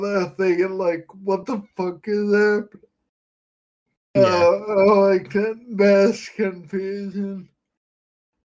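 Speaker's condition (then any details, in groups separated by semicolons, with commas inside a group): Friedreich's ataxia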